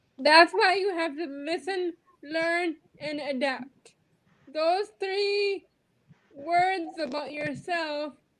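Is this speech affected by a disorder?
Yes: quadriplegic cerebral palsy.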